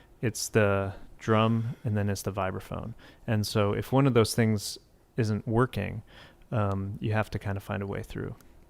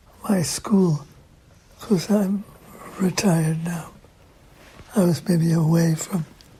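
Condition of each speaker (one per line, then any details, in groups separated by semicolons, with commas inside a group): No condition
Parkinson's disease; lost voice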